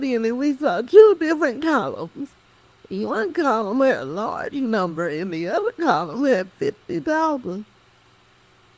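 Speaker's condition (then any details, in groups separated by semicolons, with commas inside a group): Cerebral palsy; speech affected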